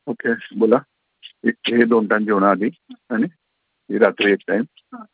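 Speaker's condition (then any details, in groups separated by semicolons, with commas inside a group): No condition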